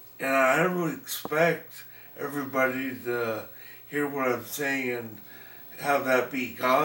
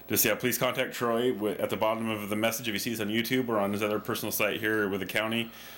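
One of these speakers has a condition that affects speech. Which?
The first: brain injury; accident; years after accident at 18.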